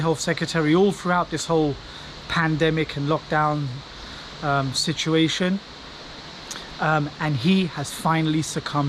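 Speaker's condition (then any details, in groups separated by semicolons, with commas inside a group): No condition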